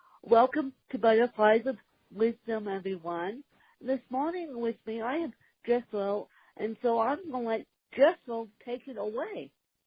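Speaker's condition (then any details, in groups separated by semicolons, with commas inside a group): Cerebral palsy, mixed, moderate; hip operation, hips used abnormally; wet cough, night breathlessness, masks hinder breathing, speech therapy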